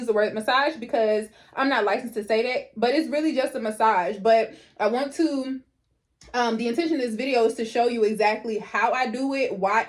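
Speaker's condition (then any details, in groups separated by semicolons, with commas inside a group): No condition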